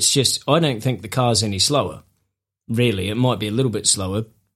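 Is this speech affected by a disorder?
No.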